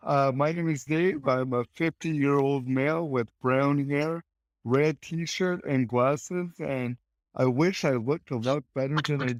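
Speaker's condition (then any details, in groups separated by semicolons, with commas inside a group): Cerebral palsy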